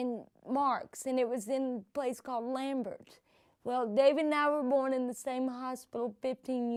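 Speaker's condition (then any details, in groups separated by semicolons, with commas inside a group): Cerebral palsy; present from birth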